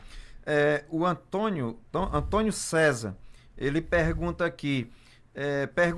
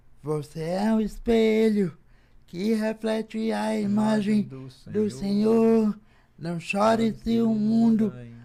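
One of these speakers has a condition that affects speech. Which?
The second: cerebral palsy; from birth, premature birth, affects motor coordination.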